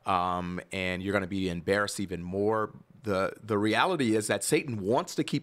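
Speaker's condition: No condition

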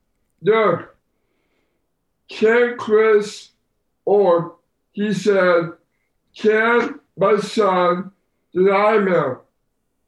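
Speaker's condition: Down syndrome; slow learning

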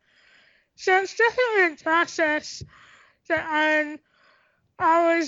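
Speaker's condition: Tracheostomy; congenital cystic hygroma of head and neck

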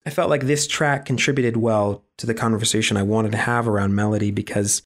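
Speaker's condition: No condition

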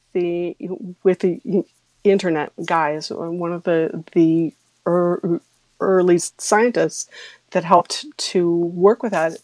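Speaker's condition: Stuttering; secondaries of dropping chin and shutting eyes, works to keep eye contact; voice described as different, stutters openly; stuttering much less when signing, could stutter when voicing while signing, voice off for ASL; repeated sounds, repeated words, blocks

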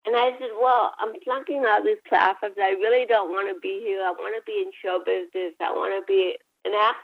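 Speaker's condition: Cerebral palsy; hearing impaired

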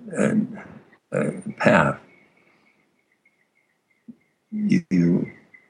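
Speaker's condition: Aphasia after stroke; words come out slowly, long silences, harder to weave complex stories, formerly gifted orator

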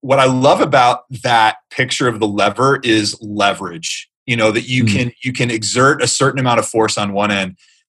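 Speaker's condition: No condition

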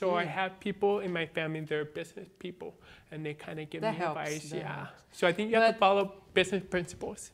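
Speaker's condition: Born deaf, cochlear implant, congenital; taught American Sign Language

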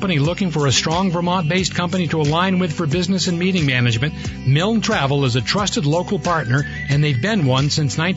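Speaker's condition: No condition

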